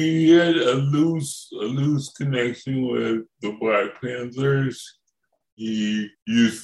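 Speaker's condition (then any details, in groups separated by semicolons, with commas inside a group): Cerebral palsy; from birth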